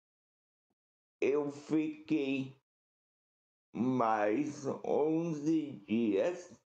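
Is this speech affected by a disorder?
Yes: cerebral palsy; nurse induced a dose during delivery.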